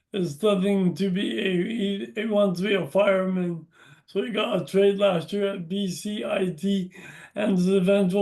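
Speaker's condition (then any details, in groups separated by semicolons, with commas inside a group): Brain injury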